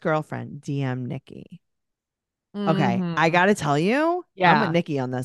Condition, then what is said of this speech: None; typical speech.